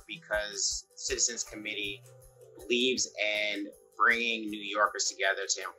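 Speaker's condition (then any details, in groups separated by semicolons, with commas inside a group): No condition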